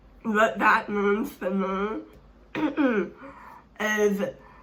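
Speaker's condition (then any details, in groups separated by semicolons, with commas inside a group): Speech impairment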